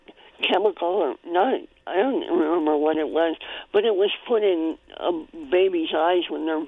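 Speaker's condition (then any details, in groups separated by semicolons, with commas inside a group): Cleft palate; needed spoon feeding in early childhood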